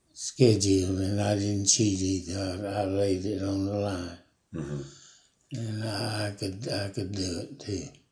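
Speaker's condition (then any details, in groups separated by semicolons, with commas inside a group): Parkinson's disease; Parkinson's for about 5 years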